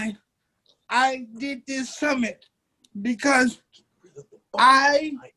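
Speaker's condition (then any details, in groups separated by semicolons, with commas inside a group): Cerebral palsy; 27 years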